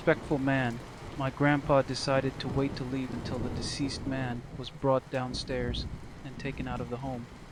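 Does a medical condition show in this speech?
No.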